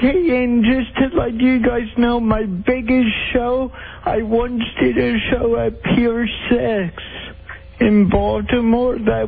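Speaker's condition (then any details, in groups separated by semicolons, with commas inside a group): Cerebral palsy; distinctive impaired speech on phone call, voice matches caller's stage act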